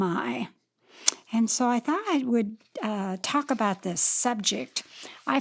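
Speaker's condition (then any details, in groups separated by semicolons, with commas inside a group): No condition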